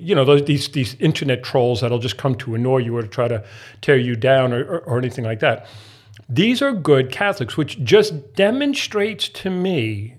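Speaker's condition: No condition

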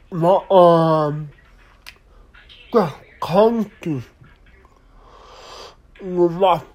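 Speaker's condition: Disability affecting speech; words not clear

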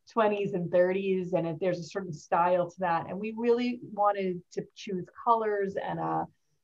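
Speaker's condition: No condition

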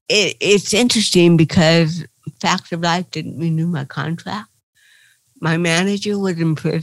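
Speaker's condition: Cerebral palsy; past painkiller addiction

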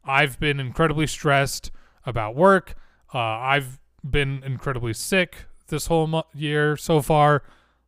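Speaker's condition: No condition

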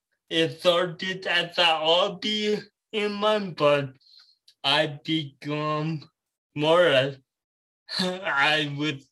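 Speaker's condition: Cerebral palsy

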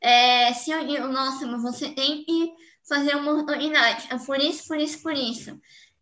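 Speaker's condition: Cleft lip and palate; care at Bauru and Joinville Centrinhos, long speech therapy, home exercises; awaiting orthognathic surgery advancing maxilla, hypernasality to be corrected after, speech therapy to resume; residual hypernasality, nasal air escape likely to increase after surgery, voice still needs improvement

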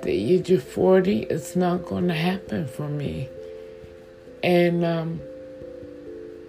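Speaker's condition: Stroke with stutter; hands not working

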